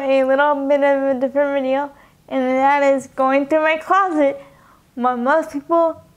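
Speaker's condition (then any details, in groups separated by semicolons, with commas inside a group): Cerebral palsy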